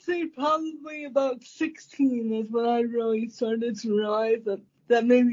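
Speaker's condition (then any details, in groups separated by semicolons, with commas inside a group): Cerebral palsy; congenital, manual wheelchair most of early life, first power wheelchair at 14, therapist and parents decided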